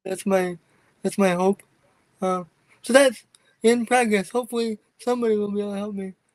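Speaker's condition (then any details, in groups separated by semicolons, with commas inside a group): Cerebral palsy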